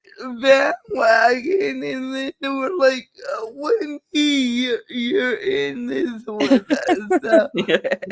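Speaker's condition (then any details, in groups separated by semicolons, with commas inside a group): Cerebral palsy; speech affected, permanent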